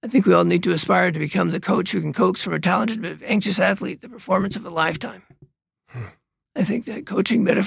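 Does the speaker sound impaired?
Yes: Parkinson's disease; Parkinson's diagnosed 2010, irreversible, progressive, 12 or 13 years since diagnosis; tremor, uses cane, impaired fine hand muscle control for mouse use; soft and sometimes incoherent voice, sometimes hard to get words across.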